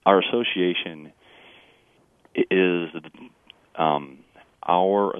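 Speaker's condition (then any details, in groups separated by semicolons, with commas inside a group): Stuttering; stuttering since early childhood, lifelong, past speech therapy, no speech therapy since about age 25 or 26; still stutters as adult, openly discloses stuttering, self-acceptance reduces anxiety; blocks, fluent using breathing and phrasing technique, fluent when singing or rapping, stress usually not worse; prolonged sounds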